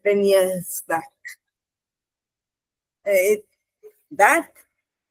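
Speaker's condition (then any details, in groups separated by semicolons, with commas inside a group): Cerebral palsy; spastic left hand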